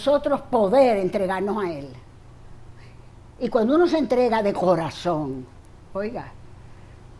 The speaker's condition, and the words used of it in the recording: No condition.